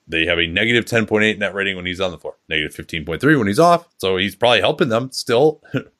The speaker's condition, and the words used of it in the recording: None; typical speech.